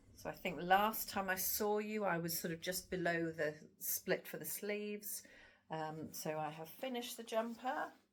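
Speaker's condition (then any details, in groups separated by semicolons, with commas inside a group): No condition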